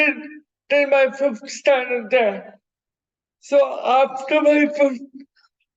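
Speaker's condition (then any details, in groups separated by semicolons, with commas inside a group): Cerebral palsy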